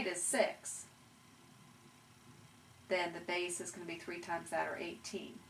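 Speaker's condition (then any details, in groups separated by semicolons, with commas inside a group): No condition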